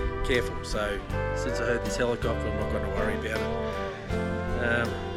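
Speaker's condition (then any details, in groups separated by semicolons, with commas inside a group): No condition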